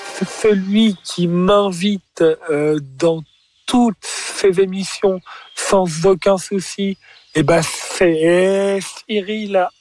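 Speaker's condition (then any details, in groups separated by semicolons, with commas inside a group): Stuttering; stuttering since age 4, diagnosed at 4, psychiatrist first misdiagnosed Gilles de la Tourette; stuttering comedian performing on stage, says stuttering never a handicap, never suffered from it; audible stutter, once praised after first show for playing a stutterer well; repeated sounds, prolonged sounds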